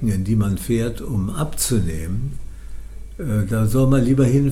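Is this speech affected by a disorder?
Yes: Parkinson's disease; incurable, diagnosed by a psychiatrist, treated by professor Jens Volkmann in Würzburg, medication adjusts symptoms; exercise as ongoing therapy, running, table tennis, boxing, swimming.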